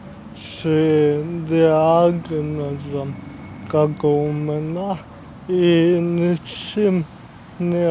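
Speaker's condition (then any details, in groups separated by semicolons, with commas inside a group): Cerebral palsy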